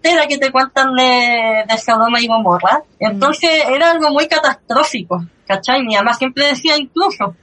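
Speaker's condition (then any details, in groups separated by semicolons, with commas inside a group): Cleft lip and palate; since early childhood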